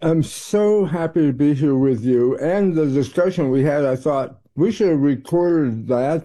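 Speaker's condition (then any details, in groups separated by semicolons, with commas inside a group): Tongue cancer; first signs hearing problems and ear pain, seen by ear nose throat doctor, throat scan malignant, later scan benign tumor; slurred speech noted by host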